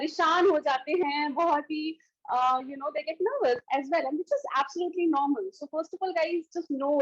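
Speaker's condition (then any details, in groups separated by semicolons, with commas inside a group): No condition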